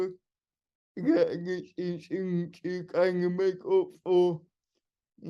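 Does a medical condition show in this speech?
Yes: cerebral palsy; wheelchair user.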